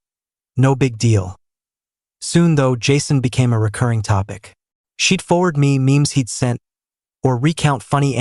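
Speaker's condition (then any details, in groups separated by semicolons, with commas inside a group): No condition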